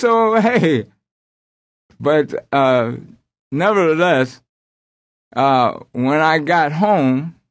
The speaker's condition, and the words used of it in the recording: Aphasia. So it's kind of interesting when you're saying you don't hear it as much as when you're just talking, yes.